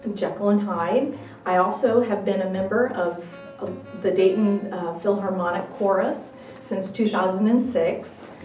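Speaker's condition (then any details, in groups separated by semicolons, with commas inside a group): No condition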